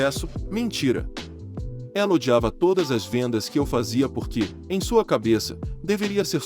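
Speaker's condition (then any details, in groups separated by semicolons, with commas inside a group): No condition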